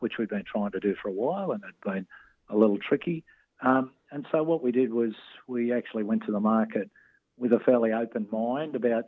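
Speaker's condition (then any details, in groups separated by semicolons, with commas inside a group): No condition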